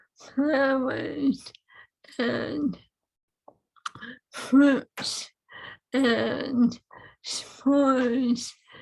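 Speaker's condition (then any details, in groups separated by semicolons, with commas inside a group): ALS; swallowing lost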